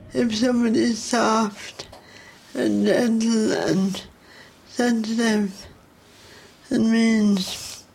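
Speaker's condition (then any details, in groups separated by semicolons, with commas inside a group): Cerebral palsy; childhood speech therapy over 20 years ago, disliked, felt aimed at removing Pavee accent; no current speech therapy, not wanted; poor voice control, slow, hard to understand, big words take breath, thought drunk on phone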